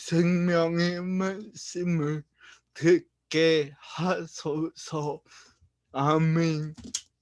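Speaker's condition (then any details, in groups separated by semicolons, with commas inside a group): Brain lesion disability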